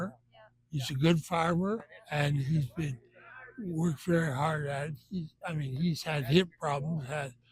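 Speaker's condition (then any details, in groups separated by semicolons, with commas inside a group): Benign essential tremor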